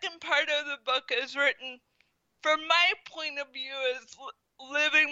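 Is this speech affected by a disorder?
Yes: spastic quadriplegic cerebral palsy; power wheelchair.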